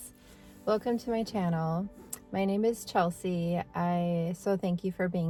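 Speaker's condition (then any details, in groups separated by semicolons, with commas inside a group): No condition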